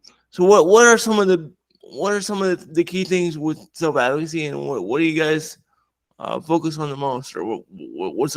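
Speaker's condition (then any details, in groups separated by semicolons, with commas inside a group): Cerebral palsy, severe; wheelchair user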